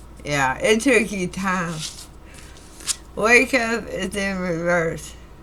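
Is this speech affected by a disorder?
Yes: throat cancer radiation damage.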